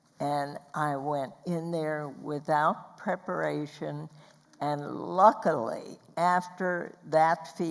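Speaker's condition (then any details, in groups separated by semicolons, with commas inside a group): Spasmodic dysphonia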